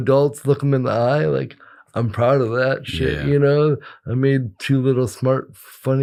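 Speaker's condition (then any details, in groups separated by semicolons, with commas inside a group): Cerebral palsy; present from birth; plays soccer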